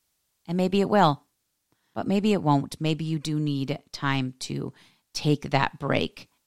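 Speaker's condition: No condition

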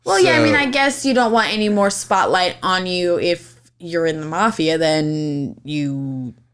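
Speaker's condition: No condition

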